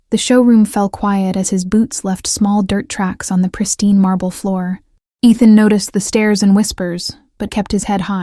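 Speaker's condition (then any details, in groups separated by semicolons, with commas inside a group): No condition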